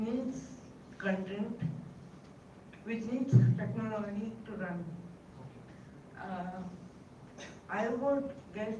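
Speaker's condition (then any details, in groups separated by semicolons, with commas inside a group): Cerebral palsy; caused by encephalitis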